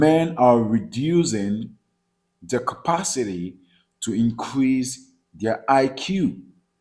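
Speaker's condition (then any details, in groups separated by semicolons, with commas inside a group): No condition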